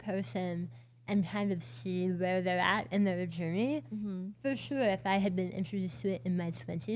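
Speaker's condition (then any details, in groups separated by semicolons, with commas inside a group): Oral cancer, partial glossectomy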